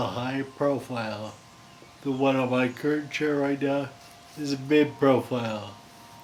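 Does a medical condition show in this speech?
Yes: Friedreich's ataxia.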